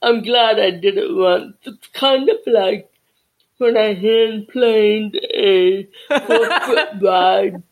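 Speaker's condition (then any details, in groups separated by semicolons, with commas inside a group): Deafness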